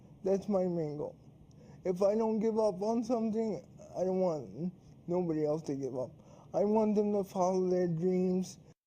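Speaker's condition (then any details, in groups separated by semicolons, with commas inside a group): Cerebral palsy; limited mobility, difficulty using touchscreens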